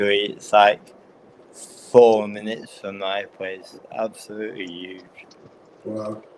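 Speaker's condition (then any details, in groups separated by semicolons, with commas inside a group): Cerebral palsy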